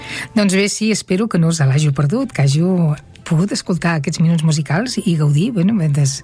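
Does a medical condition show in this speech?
No.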